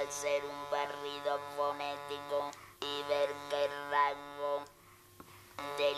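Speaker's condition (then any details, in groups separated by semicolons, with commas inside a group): Total laryngectomy; esophageal voice or voice prosthesis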